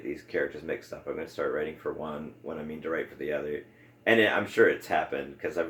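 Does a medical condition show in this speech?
No.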